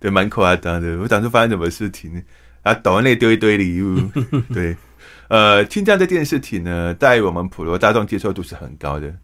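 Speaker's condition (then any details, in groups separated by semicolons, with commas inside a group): Hearing impairment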